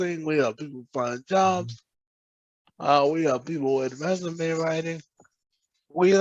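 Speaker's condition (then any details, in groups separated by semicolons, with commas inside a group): Cerebral palsy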